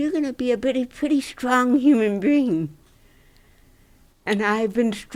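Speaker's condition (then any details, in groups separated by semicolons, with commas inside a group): Dystonia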